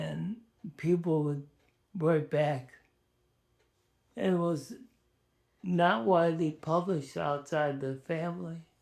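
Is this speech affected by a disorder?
Yes: ALS.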